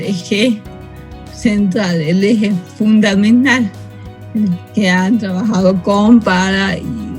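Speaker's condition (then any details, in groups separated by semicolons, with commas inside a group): Cerebral palsy from birth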